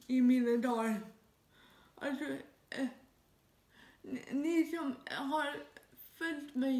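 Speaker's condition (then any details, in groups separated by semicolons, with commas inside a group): Dyskinetic cerebral palsy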